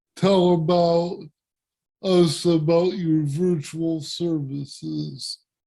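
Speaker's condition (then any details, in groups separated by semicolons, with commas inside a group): Cerebral palsy; present from birth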